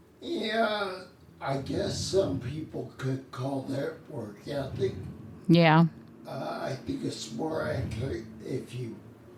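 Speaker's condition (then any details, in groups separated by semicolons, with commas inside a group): Spinocerebellar ataxia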